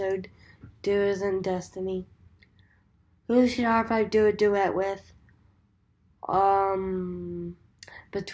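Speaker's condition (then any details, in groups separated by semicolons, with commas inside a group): Cerebral palsy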